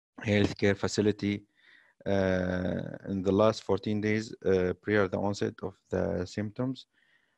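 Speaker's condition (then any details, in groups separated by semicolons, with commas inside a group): No condition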